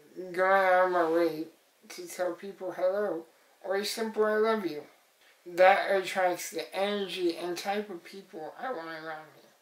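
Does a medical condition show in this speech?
Yes: spinal muscular atrophy.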